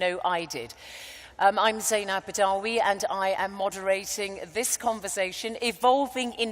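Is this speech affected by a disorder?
No.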